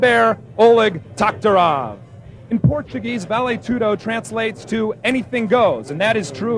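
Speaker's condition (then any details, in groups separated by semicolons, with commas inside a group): No condition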